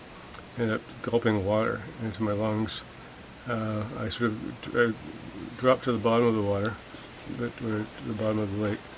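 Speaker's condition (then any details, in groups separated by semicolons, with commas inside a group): Parkinson's disease; symptoms began early 50s, diagnosed around age 56 to 57, Lewy body dementia a year later, aunt had Lewy body dementia; about 8 years since diagnosis, mobility changes, falls related to Parkinson's and medication, daily morning exercise, physiotherapist; more animated in conversation than five years earlier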